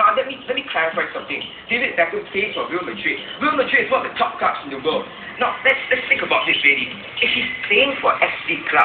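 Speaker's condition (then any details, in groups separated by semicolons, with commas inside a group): No condition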